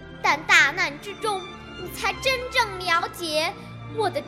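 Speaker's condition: No condition

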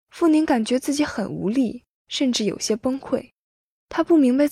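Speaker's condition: No condition

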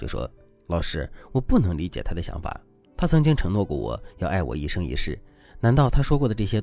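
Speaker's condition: No condition

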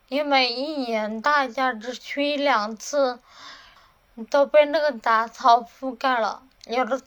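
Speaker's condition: Cerebellar atrophy, hereditary; cannot hold pen, cannot manage stairs or go out alone since COVID, falls

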